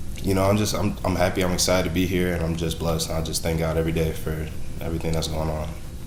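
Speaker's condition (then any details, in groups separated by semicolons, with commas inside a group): No condition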